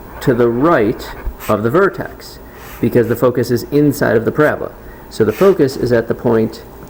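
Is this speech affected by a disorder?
No.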